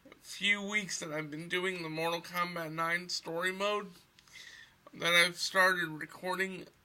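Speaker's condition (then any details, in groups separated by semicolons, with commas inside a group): Cerebral palsy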